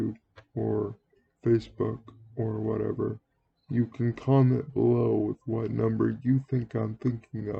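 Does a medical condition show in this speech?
Yes: cerebral palsy; speaks relatively well.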